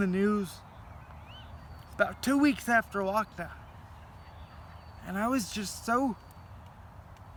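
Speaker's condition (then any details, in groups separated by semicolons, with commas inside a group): Cerebral palsy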